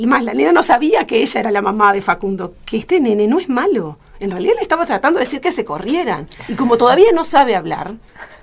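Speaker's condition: No condition

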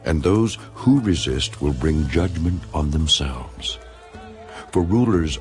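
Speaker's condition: No condition

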